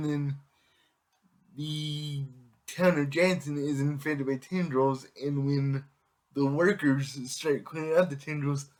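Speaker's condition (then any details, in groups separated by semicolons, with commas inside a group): Cerebral palsy; affects all muscles; able to speak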